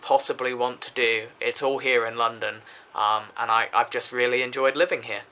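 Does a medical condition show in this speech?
No.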